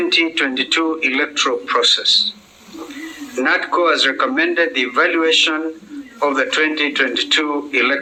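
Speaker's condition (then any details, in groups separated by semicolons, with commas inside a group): No condition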